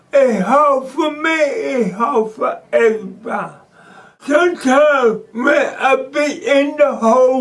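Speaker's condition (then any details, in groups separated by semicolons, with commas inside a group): Cerebral palsy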